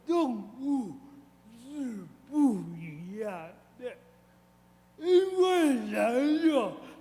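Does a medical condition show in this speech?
Yes: cerebral palsy; severe, walked only at age 8.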